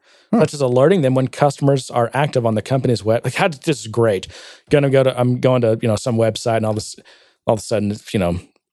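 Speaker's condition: No condition

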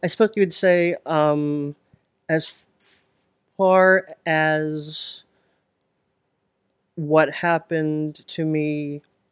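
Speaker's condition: Stuttering; long-standing stutter, present through school years; prolonged sounds, blocks

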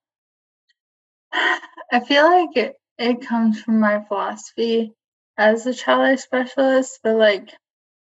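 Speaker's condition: ALS, limb onset; about 10 months since diagnosis, seeing speech language pathologist at clinic, voice and swallowing monitored, voice banking

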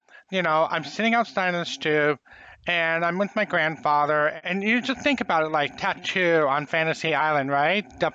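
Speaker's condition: Profound hearing loss, congenital

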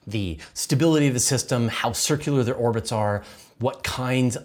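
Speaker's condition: No condition

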